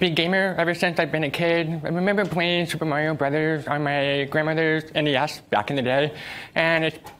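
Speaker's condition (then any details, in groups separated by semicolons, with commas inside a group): Deafness; uses American Sign Language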